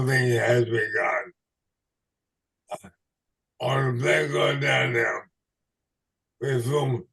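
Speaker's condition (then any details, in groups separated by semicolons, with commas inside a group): ALS/MND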